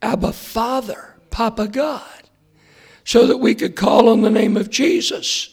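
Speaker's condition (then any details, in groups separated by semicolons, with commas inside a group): Hoarseness after vocal cord surgery; hard to hear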